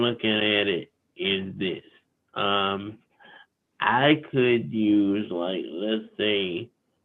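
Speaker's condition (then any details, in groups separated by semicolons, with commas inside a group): Cerebral palsy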